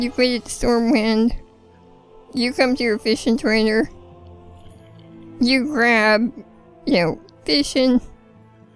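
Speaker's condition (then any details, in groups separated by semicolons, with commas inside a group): Spinal muscular atrophy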